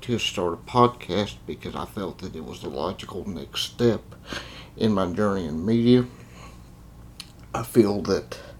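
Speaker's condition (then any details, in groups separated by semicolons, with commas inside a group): Cerebral palsy; confined to a wheelchair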